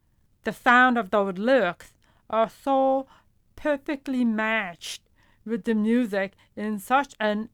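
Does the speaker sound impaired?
Yes: profound deafness; hears vowels but not consonants, uses hearing aids, no vibration felt.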